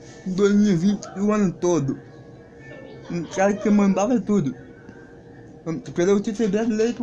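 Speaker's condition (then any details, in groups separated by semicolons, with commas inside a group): Cerebral palsy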